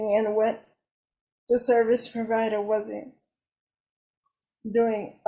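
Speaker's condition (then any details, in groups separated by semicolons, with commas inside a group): Cerebral palsy; cerebral palsy, uses wheelchair; diagnosed at nine months, 27 years old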